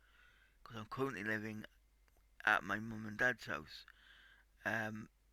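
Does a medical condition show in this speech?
Yes: cerebral palsy; tight muscles.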